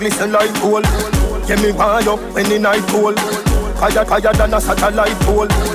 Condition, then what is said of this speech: None; typical speech.